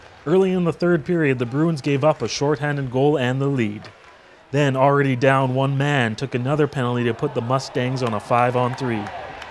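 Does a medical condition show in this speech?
No.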